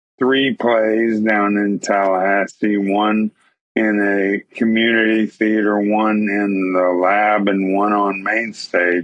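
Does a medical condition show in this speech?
Yes: ALS.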